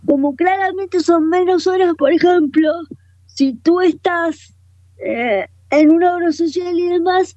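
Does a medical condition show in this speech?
Yes: cerebral palsy, quadriparesis; speech affected along with mobility, confirmed by speaker.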